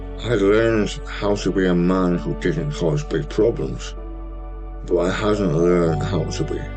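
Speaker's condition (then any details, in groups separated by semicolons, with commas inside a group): Stage 4 tongue cancer, hemiglossectomy; half tongue removed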